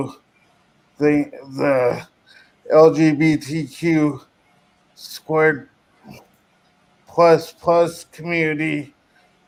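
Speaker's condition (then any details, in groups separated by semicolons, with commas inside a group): Cerebral palsy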